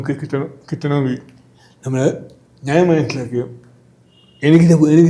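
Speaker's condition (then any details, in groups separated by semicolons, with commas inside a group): Cerebral palsy; from birth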